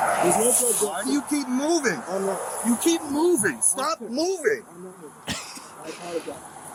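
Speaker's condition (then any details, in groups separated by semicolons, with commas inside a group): No condition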